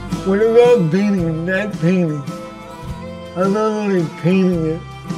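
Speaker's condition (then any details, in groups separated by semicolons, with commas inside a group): Cerebral palsy; from birth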